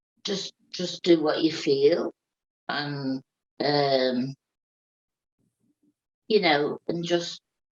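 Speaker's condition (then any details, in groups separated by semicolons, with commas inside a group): Cerebral palsy; birth oxygen deprivation, from birth; some movement issues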